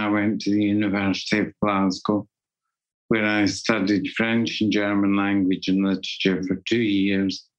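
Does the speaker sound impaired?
Yes: Parkinson's disease; deep brain stimulation surgery, two brain implants with controller, lifelong essential tremor, diagnosis took about 15 months; voice going, can no longer sing or do theatre.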